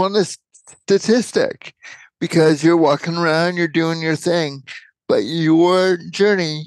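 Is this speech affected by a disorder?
Yes: cerebral palsy.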